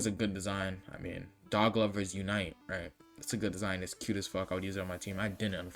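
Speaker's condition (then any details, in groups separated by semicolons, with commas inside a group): No condition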